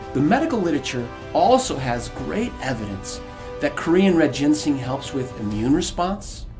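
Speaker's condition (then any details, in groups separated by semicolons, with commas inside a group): No condition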